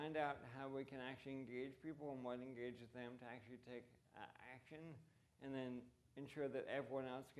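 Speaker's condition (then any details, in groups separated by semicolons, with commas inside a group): ALS; voice impacted, reduced fluency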